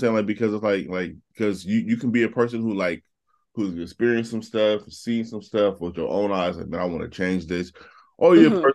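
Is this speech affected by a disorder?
No.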